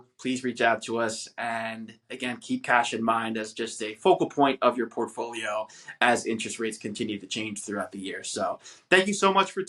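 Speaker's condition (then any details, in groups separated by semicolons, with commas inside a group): No condition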